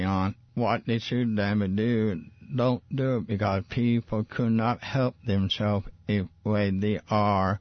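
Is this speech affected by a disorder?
Yes: Parkinson's disease; described by speaker as in remission; voice clearer after weekly Monday evening talks with Stephen McClary.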